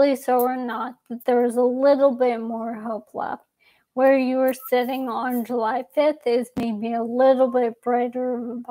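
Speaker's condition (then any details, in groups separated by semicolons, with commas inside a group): ALS; young onset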